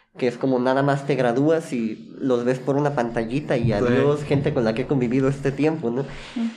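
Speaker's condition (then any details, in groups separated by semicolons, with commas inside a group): Cleft lip and palate; chili burns more than usual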